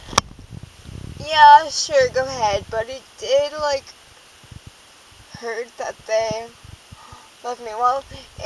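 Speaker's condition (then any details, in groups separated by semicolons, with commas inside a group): Cerebral palsy, dystonic hemiplegia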